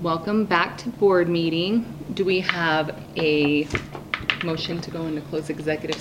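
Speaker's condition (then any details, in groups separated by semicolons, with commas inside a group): No condition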